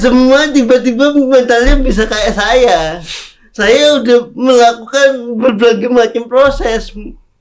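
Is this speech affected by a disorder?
Yes: cerebral palsy; speaking is difficult.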